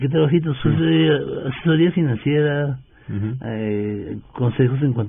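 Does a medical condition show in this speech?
Yes: Parkinson's disease; voice sometimes trembles, sometimes understood, sometimes not understood at all.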